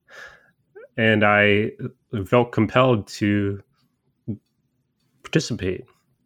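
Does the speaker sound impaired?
Yes: stuttering; lifelong, concealed with avoidance until four years ago, later attended Friends convention, NSA meetings; coping mechanisms and workarounds; here blocks.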